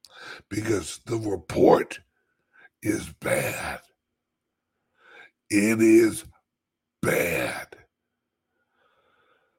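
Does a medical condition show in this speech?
Yes: chronic voice problem; about 2 years of dry, stiff voice box, uses CPAP machine; day two of healing, about 10% recovered, throat vibration and clearing returning; constant dry throat, urge to clear throat, stiff voice box loosening, easier when louder.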